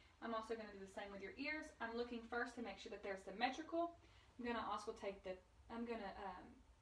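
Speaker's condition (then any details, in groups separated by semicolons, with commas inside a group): No condition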